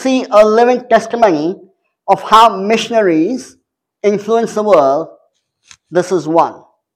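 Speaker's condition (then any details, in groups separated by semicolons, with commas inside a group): Cleft palate; congenital cleft palate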